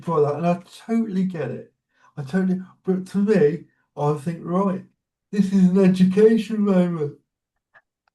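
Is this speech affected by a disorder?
Yes: cerebral palsy.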